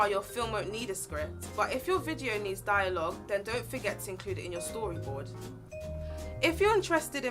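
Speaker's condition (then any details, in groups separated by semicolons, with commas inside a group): No condition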